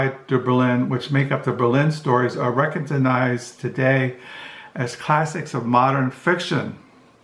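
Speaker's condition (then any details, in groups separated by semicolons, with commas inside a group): No condition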